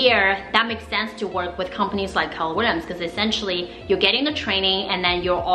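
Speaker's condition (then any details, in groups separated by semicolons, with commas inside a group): No condition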